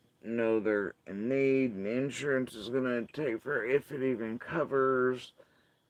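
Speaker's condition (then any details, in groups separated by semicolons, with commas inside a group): Facial paralysis after surgery; tongue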